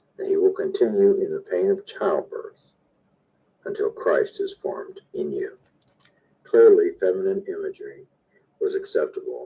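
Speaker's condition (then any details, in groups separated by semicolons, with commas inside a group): No condition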